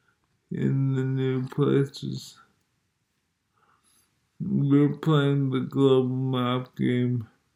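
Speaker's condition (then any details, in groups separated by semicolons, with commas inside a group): Multiple sclerosis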